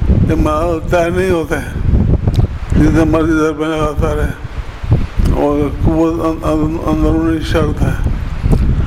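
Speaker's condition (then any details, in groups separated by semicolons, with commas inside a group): Difficulty speaking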